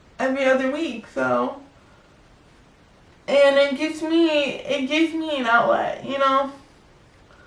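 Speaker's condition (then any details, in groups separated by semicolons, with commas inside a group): Cerebral palsy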